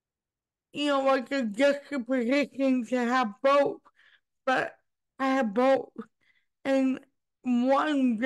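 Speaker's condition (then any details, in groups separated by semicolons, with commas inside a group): Cerebral palsy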